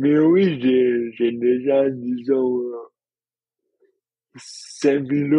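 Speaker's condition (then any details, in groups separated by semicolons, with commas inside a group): Dystonia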